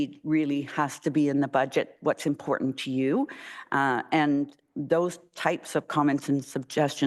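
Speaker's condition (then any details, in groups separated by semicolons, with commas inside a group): No condition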